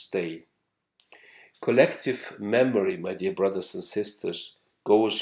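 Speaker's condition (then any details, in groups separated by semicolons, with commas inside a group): No condition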